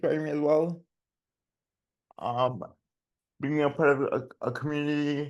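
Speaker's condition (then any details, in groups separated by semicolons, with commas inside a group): Dystonia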